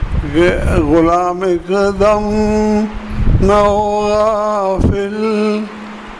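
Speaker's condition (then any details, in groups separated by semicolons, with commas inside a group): Difficulty speaking; asks listeners to infer much from little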